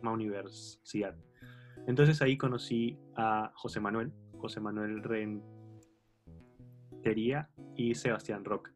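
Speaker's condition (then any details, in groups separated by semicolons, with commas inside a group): Stuttering; developmental stuttering since about age four, therapy from about age seven, worsened at university through avoidance; still stutters, past fluency-control training program, adolescent psychologist for stress and anxiety; childhood head movement toward shoulder when forcing, pen squeeze taught instead, repeated phrase before own name; blocks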